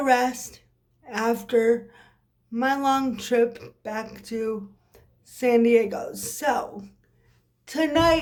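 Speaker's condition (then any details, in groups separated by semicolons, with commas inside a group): Cerebral palsy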